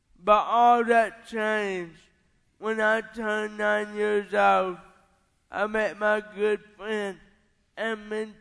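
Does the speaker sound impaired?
Yes: cerebral palsy; onset about 30 to 40 days after birth, caused by parents' lifestyle, not birth defects, lifelong, white plastic braces on both legs in childhood.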